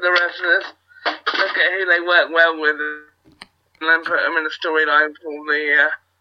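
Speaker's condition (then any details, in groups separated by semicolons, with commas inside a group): Cerebral palsy; wheelchair user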